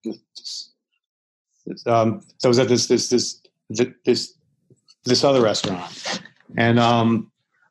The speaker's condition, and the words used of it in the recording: Stuttering. First, the, uh, when you when you first meet you, you're like, you don't know at first, and you're like, oh, he's got a stutter.